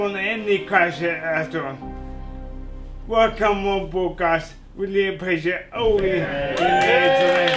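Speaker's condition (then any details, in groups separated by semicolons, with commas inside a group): Motor neurone disease; muscle wasting, especially shoulders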